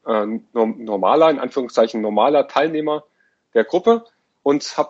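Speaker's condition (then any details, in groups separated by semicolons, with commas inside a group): Stuttering; self-help in Flow-Gruppe München; repeated sounds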